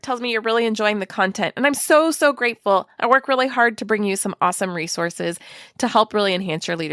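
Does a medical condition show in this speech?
No.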